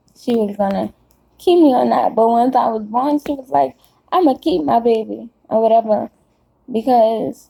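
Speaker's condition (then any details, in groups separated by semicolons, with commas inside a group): Cerebral palsy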